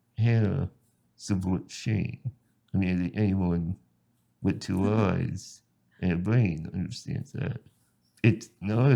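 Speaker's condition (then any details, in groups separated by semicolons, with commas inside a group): Spinal muscular atrophy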